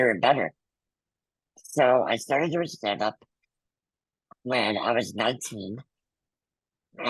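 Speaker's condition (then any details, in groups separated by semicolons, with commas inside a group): Muscular dystrophy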